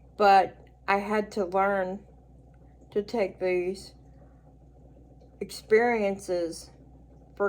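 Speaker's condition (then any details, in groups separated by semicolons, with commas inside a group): Cerebral palsy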